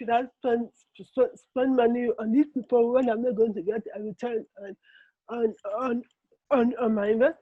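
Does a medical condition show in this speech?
Yes: cerebral palsy; affects movement and writing; difficulty using touch screens.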